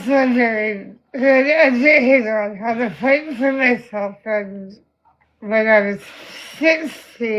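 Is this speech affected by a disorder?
Yes: spinal muscular atrophy type 2.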